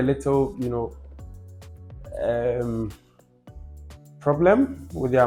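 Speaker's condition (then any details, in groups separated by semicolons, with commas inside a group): No condition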